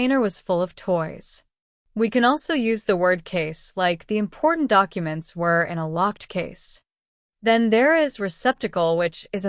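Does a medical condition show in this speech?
No.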